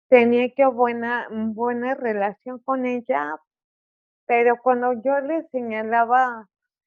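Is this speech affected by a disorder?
Yes: cerebral palsy; articulation affected.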